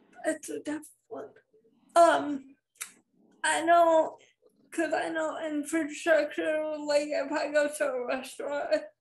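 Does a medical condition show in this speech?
Yes: spastic cerebral palsy.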